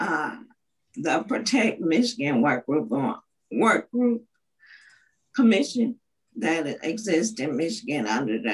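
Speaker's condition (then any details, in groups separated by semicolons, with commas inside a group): Cerebral palsy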